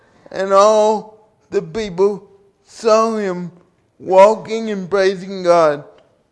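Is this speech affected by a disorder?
Yes: cerebral palsy; 37 years since onset.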